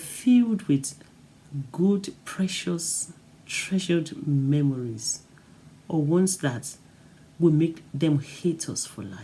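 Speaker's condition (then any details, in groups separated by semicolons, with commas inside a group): No condition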